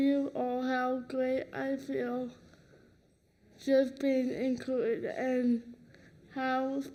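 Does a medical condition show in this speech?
Yes: cerebral palsy.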